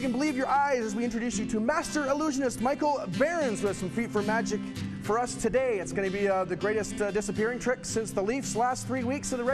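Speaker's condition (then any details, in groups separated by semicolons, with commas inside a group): No condition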